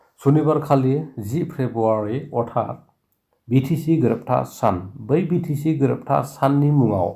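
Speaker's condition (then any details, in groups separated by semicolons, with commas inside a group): No condition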